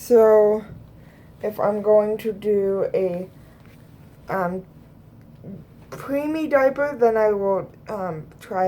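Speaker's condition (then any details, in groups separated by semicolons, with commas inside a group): Cerebral palsy; both hands affected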